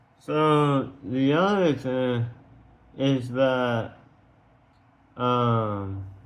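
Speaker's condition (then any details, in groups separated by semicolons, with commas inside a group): Tongue cancer surgery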